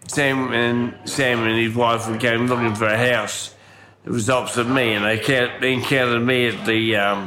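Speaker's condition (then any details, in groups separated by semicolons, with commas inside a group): Ataxia from brain damage; acquired cerebellar brain damage at university, pelvic fractures, internal injuries, 2 years hospital, rehab, physio, speech therapy; slurred voice, often taken for drunk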